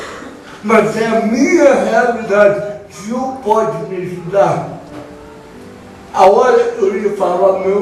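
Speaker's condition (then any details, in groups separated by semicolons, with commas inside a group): Cerebral palsy; no speech as child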